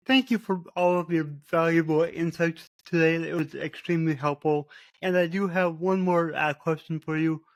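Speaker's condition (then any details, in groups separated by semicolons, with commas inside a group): Cerebral palsy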